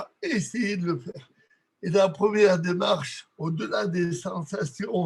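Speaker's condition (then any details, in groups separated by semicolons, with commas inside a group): Cerebral palsy; from birth, lack of oxygen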